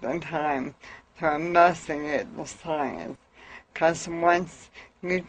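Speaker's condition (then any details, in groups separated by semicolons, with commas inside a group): Amyotrophic lateral sclerosis; diagnosed at age 36, lost use of arms, lost balance later regained; lost ability to cough, choked on saliva, choking resolved with cannabis, speech improved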